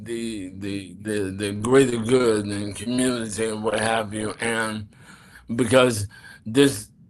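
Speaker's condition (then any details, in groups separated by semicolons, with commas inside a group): ALS; bulbar onset, speech and throat muscles; throat muscles affected, speech slowed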